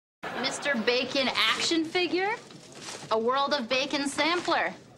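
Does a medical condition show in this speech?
No.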